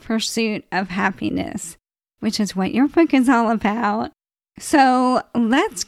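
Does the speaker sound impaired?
Yes: ALS; als onset in hand at 38, thumb-forefinger muscle loss, very little hand strength, very slow progression; body changing with disease, described as dying; still able to swallow and eat without choking, feeding tube not yet used.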